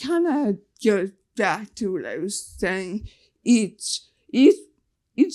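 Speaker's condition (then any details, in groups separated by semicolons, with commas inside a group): Facial paralysis (nf2-swn)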